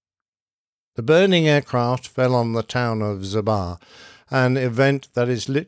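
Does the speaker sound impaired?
No.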